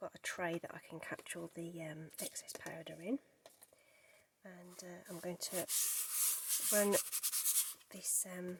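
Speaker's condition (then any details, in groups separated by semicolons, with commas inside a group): No condition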